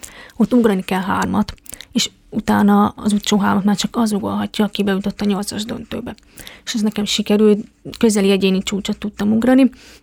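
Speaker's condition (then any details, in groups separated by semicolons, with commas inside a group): Deafness; congenital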